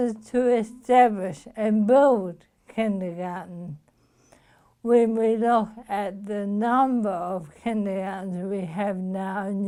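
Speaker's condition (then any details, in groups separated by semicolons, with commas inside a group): Motor neuron disease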